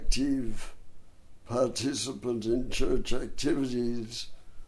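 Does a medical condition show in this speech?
Yes: dystonia and cerebral palsy; hard-to-diagnose.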